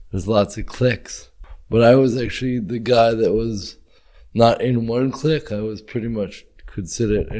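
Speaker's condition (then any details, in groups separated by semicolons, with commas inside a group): Cerebral palsy; brain injury, present from birth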